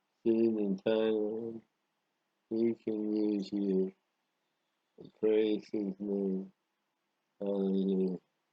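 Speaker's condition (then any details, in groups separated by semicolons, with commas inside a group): Parkinson's disease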